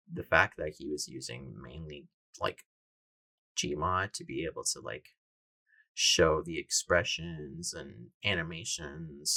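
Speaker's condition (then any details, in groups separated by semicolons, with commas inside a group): No condition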